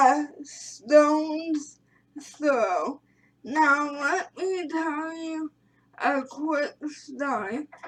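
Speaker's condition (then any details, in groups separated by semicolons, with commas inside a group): Cerebral palsy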